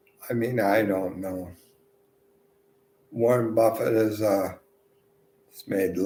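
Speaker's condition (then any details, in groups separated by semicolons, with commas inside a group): Multiple sclerosis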